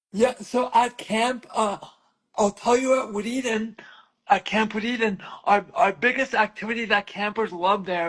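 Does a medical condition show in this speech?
Yes: cerebral palsy.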